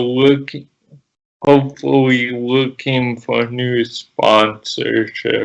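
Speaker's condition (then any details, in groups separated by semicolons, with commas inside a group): Cerebral palsy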